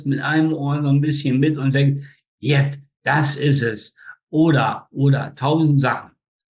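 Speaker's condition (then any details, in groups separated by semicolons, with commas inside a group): Spastic tetraparesis; birth injury, cord around neck, oxygen loss up to 15 minutes, all four limbs, facial paralysis; slightly hoarse from many speeches; difficulties controlling speech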